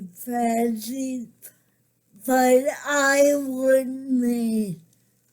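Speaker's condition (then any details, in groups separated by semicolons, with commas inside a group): Cerebral palsy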